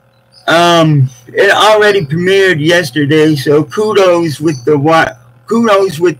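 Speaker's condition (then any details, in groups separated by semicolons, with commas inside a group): Cerebral palsy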